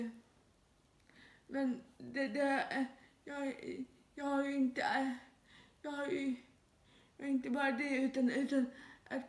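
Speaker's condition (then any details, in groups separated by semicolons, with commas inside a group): Dyskinetic cerebral palsy; dyskinetic form, severe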